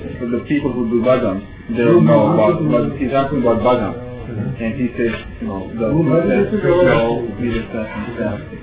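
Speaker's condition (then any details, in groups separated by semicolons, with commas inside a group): No condition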